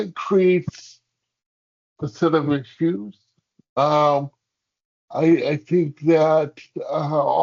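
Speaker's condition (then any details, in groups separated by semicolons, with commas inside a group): Cerebral palsy; hamstring releases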